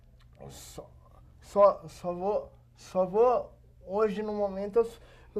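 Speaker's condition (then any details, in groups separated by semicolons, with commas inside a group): Cerebral palsy; age 27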